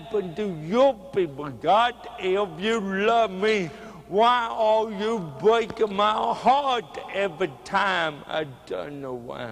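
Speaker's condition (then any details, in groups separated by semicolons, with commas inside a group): Cerebral palsy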